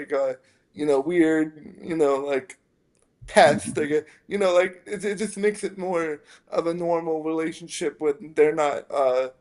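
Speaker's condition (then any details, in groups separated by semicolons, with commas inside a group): Spastic quadriplegic cerebral palsy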